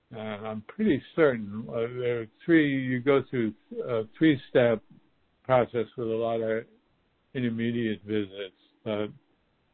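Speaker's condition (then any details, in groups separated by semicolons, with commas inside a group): Parkinson's; stem cell infusions in houston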